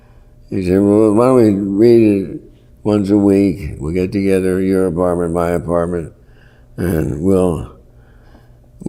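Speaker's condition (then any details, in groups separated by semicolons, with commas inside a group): Parkinson's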